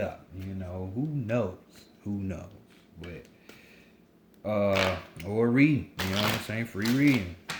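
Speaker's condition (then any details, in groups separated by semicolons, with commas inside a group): No condition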